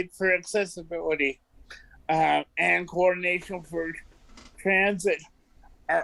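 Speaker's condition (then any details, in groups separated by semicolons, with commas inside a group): Cerebral palsy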